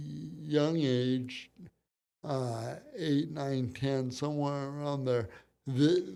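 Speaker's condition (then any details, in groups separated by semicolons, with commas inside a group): Cerebral palsy; from birth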